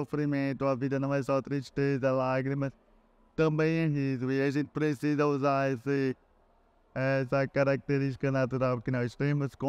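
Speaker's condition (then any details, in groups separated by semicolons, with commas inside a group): Cerebral palsy; meningitis at age three; relearned talking after onset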